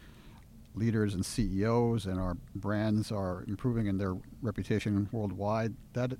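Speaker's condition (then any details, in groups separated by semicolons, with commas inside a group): No condition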